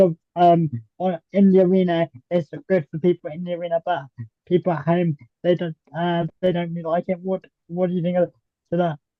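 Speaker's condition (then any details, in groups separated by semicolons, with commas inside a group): Cerebral palsy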